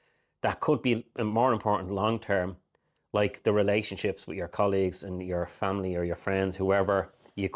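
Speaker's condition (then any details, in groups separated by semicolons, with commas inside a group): No condition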